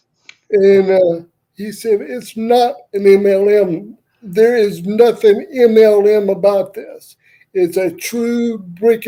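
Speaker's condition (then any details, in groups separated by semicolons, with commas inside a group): Cerebral palsy; uses wheelchair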